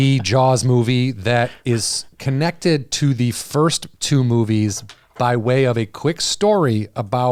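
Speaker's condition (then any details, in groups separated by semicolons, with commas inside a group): No condition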